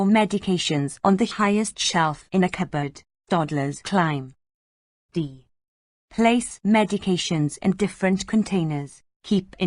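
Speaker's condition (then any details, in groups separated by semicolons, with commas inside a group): No condition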